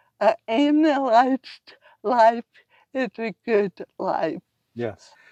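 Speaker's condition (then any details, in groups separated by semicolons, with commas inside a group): Cerebral palsy; from birth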